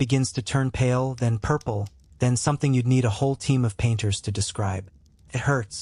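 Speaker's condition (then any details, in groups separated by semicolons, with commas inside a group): No condition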